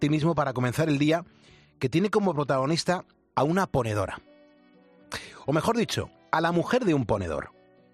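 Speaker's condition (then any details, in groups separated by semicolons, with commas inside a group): No condition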